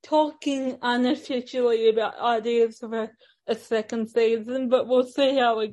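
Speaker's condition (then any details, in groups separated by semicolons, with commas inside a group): Ataxic cerebral palsy; ambulant wheelchair user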